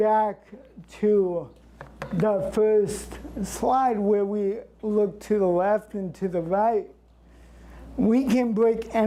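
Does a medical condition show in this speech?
Yes: cerebral palsy; since birth.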